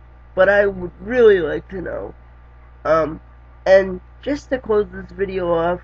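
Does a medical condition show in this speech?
Yes: cerebral palsy; lifelong, wheelchair user.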